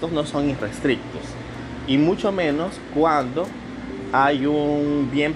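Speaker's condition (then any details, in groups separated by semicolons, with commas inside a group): No condition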